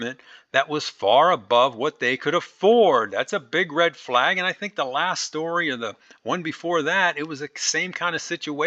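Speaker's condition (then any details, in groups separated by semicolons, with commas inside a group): No condition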